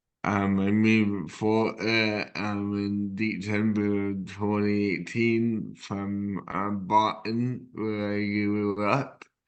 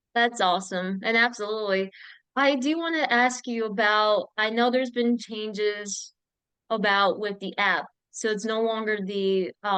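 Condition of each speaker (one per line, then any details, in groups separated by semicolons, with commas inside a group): Cerebral palsy; present from birth
No condition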